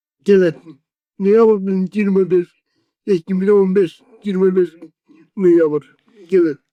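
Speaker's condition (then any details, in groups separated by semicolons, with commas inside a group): Cerebral palsy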